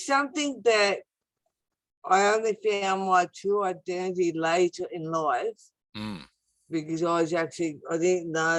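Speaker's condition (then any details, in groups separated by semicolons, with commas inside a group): Acquired brain injury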